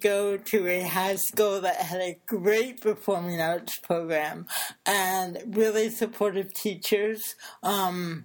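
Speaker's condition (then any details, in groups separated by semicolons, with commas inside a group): Cerebral palsy; improved with speech therapy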